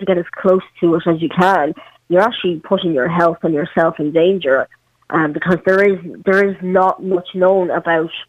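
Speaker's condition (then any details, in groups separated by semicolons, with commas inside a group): Cleft palate; congenital, prosthetic limb since 12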